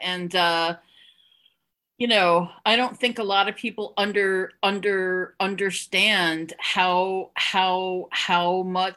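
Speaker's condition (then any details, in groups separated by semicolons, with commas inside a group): Stuttering; mild to moderate stuttering, about one year of past speech therapy; stutter relatively easy to hide, past years of avoidance, word substitution, exhausting word planning; repeated sounds, repeated words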